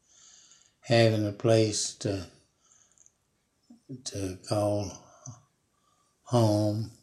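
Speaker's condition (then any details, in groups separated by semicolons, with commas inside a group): Parkinson's disease; Parkinson's for about 5 years, fallen 19 times in yard, never broken a bone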